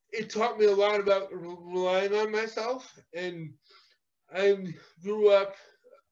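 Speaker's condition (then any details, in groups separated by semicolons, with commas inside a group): Cerebral palsy; physical therapy in childhood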